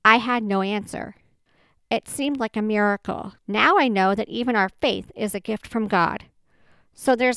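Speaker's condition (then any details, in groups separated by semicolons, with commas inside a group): Cleft palate with Pierre Robin, Pierre Robin sequence, no cleft lip; childhood sound substitutions from open palate, speech therapy through 4th-5th grade, normal since surgery near twelve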